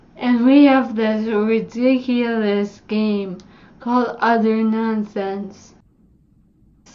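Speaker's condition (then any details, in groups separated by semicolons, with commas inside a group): Cerebellar ataxia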